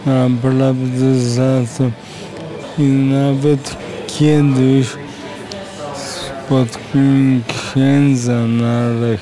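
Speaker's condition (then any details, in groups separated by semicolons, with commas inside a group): Aphasia; severe brain injury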